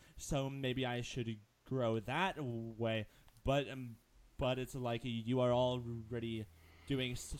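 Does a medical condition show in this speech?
Yes: stutter; frequent word and phrase repetitions, part-word repetitions, repeated uh fillers, listeners mistake speech for drunkenness; here repeated words, prolonged sounds.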